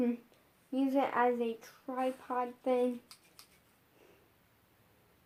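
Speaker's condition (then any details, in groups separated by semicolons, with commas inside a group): Brain injury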